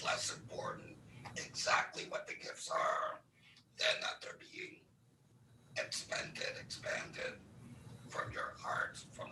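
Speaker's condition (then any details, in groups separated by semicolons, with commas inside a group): Laryngectomy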